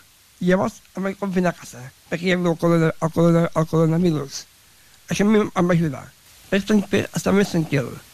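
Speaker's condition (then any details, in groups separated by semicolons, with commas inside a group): Down syndrome; describes self as very talkative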